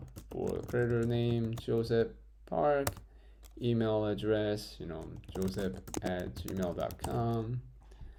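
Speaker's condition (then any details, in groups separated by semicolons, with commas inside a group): No condition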